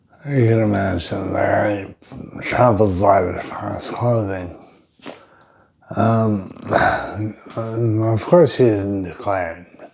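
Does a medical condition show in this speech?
Yes: brain injury.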